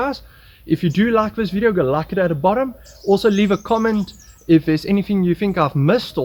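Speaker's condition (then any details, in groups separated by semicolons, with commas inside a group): No condition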